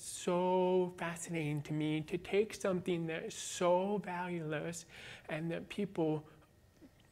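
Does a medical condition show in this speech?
Yes: born deaf, cochlear implant, congenital.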